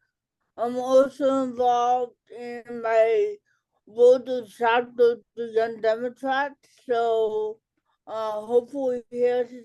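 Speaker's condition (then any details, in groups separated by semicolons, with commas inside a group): Cerebral palsy; childhood speech delay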